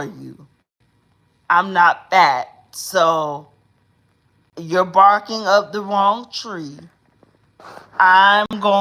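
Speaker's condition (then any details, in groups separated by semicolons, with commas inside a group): Cerebral palsy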